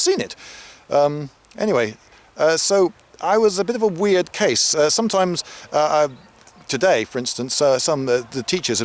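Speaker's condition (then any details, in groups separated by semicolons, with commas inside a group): No condition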